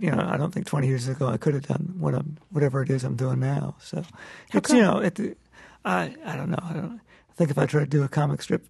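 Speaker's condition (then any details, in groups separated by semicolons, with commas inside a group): Parkinson's disease; loss of motor control, left arm badly affected, right hand largely spared, right-handed; manageable, symptoms lessen when concentrating on drawing, uses mental tricks against symptoms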